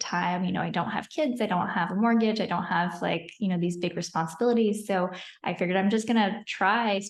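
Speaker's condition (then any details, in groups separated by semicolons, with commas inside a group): No condition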